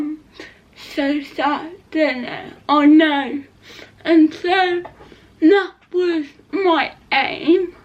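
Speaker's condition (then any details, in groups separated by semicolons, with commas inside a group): Cerebral palsy; not quadriplegic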